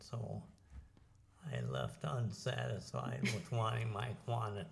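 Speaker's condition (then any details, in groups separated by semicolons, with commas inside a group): ALS; terminal, crippling disease; doctors estimate less than 12 months to live, declining tracheotomy, may soon need full-time breathing support; some speaking ability already lost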